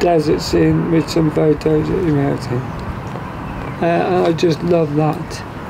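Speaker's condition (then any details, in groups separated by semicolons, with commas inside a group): Motor neurone disease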